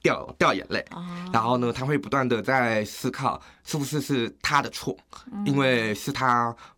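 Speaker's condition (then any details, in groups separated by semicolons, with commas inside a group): Hearing impairment; hearing impairment since early childhood, switched to behind-the-ear hearing aid worn over ear; slight accent, taken for abc, southeast asian or overseas chinese, word order and naturalness normal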